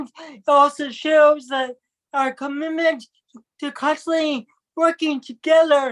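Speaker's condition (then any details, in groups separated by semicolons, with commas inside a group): Cerebral palsy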